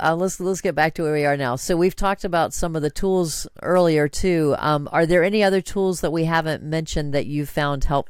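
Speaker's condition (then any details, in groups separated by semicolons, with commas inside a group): No condition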